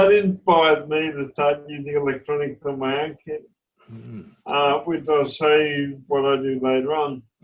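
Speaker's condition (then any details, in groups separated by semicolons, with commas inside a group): Cerebral palsy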